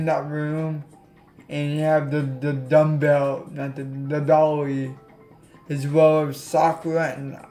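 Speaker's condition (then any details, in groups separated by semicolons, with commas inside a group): Cerebral palsy; affects legs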